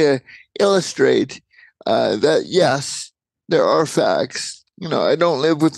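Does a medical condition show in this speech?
Yes: cerebral palsy.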